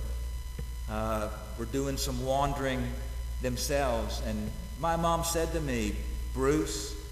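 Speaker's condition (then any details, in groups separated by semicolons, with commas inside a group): No condition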